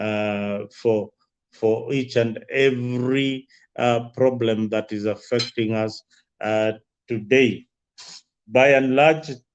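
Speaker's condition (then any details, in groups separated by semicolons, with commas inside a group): No condition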